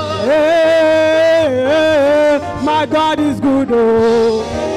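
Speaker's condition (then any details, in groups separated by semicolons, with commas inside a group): No condition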